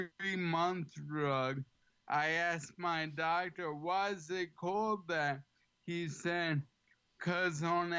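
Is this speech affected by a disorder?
Yes: ALS; slightly slurred, has to slow down.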